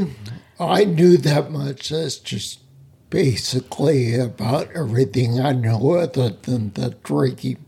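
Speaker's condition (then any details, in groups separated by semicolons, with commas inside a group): Spinocerebellar ataxia; speech impediment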